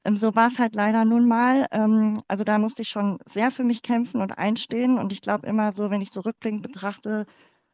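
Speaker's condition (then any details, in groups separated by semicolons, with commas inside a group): Cleft palate; congenital, born in former GDR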